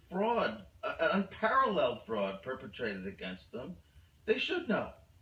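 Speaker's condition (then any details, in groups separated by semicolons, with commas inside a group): No condition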